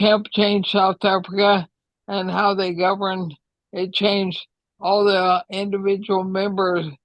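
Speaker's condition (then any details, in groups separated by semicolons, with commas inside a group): ALS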